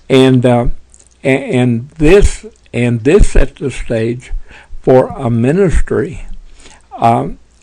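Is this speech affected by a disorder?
Yes: Parkinson's; tremors as early symptom.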